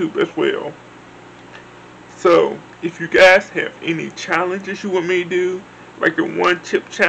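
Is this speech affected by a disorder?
Yes: cerebral palsy.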